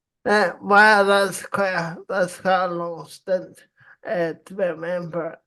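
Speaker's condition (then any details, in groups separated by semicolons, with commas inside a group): Cerebral palsy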